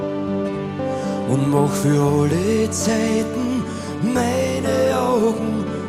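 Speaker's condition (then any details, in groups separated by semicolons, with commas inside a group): No condition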